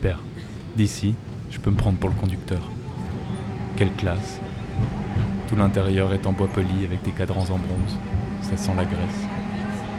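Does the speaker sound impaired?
No.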